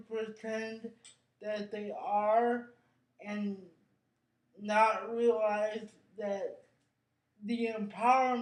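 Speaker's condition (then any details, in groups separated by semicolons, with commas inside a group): Cerebral palsy; brain injury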